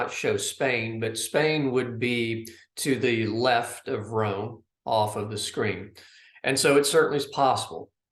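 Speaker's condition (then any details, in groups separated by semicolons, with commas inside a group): No condition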